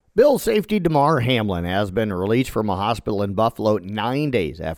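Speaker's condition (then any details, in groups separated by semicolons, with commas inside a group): No condition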